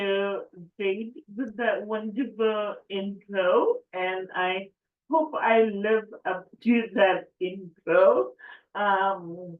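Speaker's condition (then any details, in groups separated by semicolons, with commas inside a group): Cerebral palsy; affects speech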